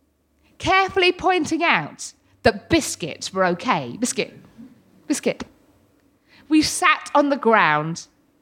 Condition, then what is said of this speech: Tourette syndrome. Several times a day, my tics intensify, and I completely lose control of my body and speech.